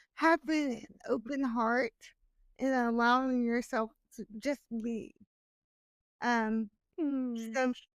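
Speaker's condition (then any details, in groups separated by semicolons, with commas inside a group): Cerebral palsy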